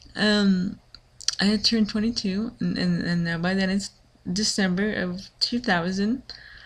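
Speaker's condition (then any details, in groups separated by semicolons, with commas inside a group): Cerebral palsy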